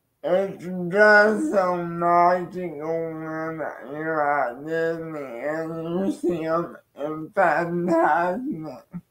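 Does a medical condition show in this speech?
Yes: cerebral palsy.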